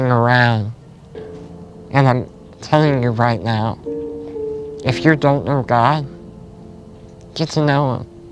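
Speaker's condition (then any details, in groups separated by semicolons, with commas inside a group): Spinal muscular atrophy type two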